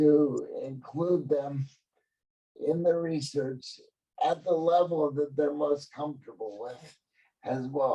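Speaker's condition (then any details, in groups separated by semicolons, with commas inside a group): Cerebral palsy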